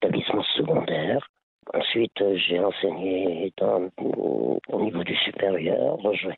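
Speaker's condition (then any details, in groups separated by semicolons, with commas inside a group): Laryngeal cancer; part of lung removed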